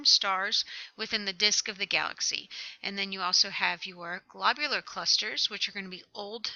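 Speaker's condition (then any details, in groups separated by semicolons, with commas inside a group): No condition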